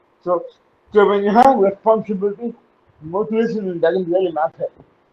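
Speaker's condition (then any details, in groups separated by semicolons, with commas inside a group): Cerebral palsy; uses wheelchair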